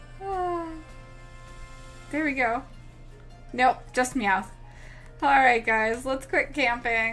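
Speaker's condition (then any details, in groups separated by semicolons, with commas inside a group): No condition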